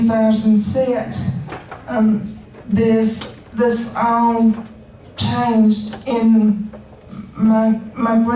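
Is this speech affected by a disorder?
Yes: cerebral palsy; wheelchair user; diagnosed age 2, age 28.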